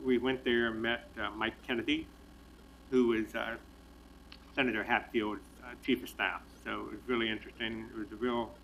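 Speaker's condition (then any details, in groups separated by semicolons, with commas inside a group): Deafblind; legally blind and legally deaf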